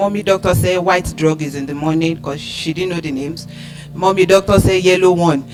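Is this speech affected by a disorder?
No.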